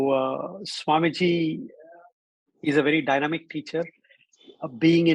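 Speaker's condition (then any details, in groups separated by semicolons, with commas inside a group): No condition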